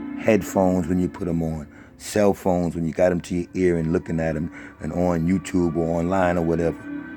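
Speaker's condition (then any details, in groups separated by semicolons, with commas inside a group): No condition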